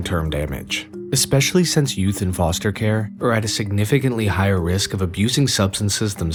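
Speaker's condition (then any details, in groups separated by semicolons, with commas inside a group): No condition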